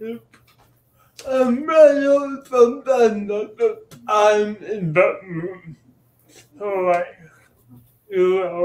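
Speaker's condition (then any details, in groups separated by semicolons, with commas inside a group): Cerebral palsy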